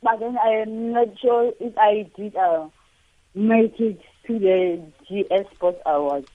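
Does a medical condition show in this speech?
Yes: cerebral palsy; competes in prone adaptive surfing category, needs assistance into the water.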